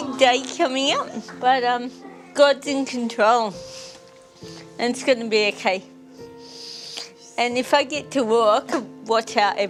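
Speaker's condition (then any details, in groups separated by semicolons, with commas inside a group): Cerebral palsy; diagnosed as baby, involuntary movements, deep brain stimulation implant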